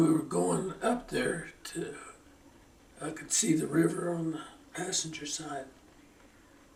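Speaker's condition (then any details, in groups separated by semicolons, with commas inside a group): Parkinson's; slowing down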